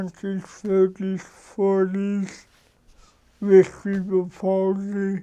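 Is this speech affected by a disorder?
Yes: cerebral palsy.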